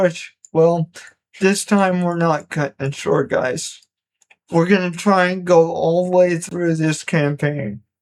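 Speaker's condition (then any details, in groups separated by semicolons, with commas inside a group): Cerebral palsy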